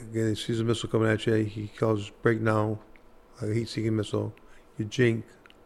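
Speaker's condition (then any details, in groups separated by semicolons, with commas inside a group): Parkinson's disease; hard time talking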